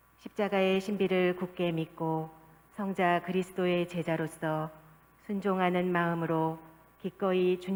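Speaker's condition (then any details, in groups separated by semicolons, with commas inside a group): No condition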